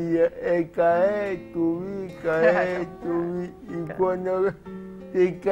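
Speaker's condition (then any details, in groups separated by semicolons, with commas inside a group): Cerebral palsy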